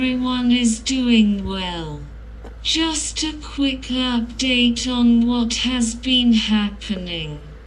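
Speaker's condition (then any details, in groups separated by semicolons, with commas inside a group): Cerebral palsy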